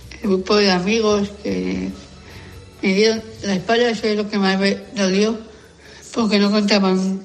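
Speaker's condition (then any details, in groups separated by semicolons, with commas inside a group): Down syndrome; genetic disorder, aged 35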